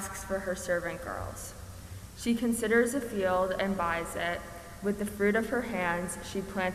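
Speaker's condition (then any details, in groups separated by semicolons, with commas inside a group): No condition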